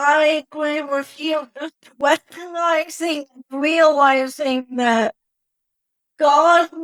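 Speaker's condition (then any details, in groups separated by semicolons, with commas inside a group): Cerebral palsy; wheelchair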